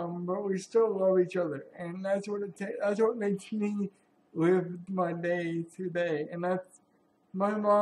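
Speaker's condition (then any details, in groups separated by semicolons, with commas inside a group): Cerebral palsy; sometimes hard to speak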